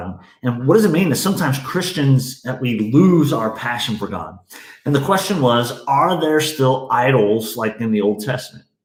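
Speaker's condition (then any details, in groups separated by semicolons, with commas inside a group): No condition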